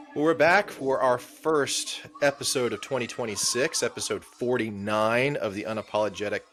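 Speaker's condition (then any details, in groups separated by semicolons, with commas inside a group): No condition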